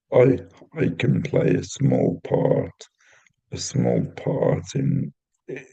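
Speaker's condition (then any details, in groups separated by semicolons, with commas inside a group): Cerebral palsy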